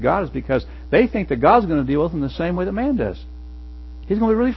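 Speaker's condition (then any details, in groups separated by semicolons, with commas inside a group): No condition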